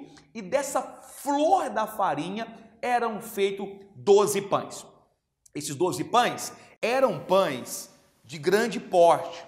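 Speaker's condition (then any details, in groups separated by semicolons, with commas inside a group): No condition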